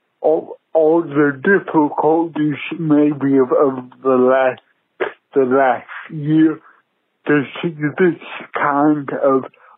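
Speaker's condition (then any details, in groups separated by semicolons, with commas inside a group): Cerebral palsy; unable to play sports growing up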